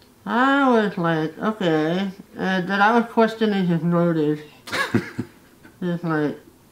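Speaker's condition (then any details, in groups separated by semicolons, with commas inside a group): Facial paralysis; one side of face paralyzed, lifelong, prenatal cause; unclear speech, somewhat like stuttering but not stuttering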